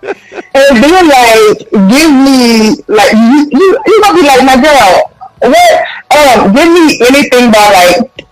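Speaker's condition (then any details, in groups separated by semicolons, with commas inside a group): Stutter; stutter since age 3; people took voice away because of stutter; repeated sounds, prolonged sounds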